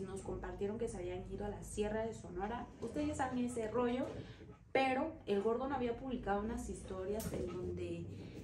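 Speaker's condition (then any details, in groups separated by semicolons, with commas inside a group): No condition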